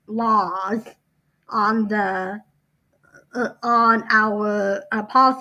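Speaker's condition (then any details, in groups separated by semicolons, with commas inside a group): Down syndrome; congenital, since birth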